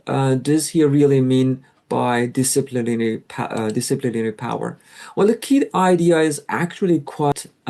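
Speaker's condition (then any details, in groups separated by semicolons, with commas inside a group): No condition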